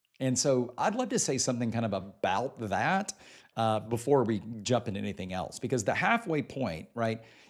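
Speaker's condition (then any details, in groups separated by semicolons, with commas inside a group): No condition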